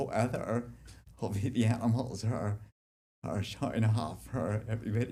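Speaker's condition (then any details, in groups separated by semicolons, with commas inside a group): Dystonia; deep brain stimulation freed speech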